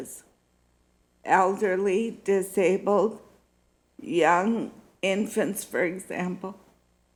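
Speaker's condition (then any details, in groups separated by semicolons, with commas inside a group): Multiple sclerosis; needs time to get voice up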